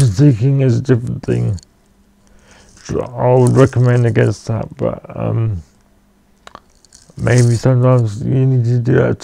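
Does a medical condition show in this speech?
Yes: cerebral palsy.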